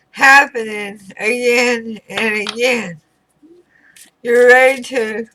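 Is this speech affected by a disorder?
Yes: throat cancer radiation damage.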